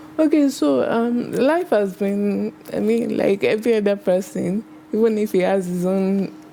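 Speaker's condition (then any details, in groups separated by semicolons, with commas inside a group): Cerebral palsy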